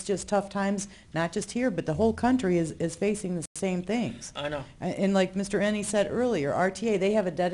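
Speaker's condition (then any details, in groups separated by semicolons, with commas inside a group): No condition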